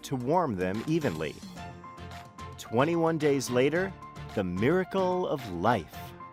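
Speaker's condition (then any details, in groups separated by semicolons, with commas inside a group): No condition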